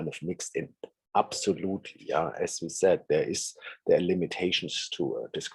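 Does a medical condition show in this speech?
No.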